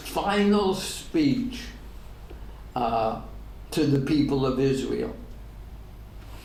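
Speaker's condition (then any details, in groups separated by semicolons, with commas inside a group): ALS; degenerative; diagnosed ten years ago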